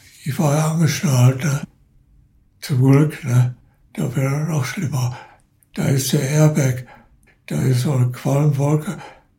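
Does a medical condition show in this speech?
Yes: Parkinson's disease; progressive Parkinson's disease, arm tremor, finger cramping, arm dislocated in car accident with ongoing pain; could not speak properly during earlier sudden spinning vertigo episode, caller noticed voice, ambulance called.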